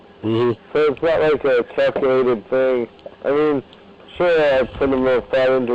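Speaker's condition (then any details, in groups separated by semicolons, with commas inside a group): Cerebral palsy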